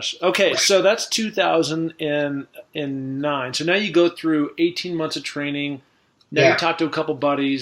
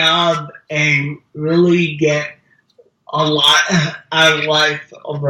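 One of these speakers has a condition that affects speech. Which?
The second: cerebral palsy; present from birth, all muscles, cannot walk, wheelchair; mild speech impediment.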